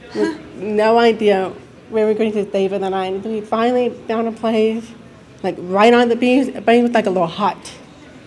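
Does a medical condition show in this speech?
Yes: deafness; hearing loss.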